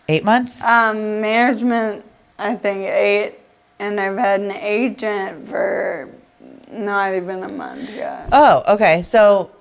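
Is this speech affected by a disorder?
Yes: Friedreich's ataxia; progressive.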